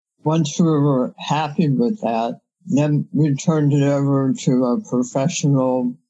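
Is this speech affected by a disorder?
Yes: head and neck cancer surgery; five-time head and neck cancer, about 3 years intense treatment, radiation, years of toxic chemotherapy.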